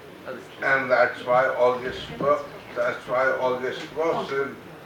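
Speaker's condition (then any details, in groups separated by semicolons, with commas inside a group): Cerebral palsy, mild; mainly affects speech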